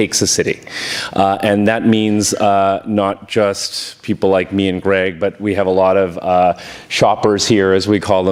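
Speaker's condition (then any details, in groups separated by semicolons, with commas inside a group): No condition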